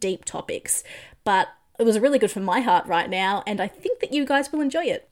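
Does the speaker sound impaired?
No.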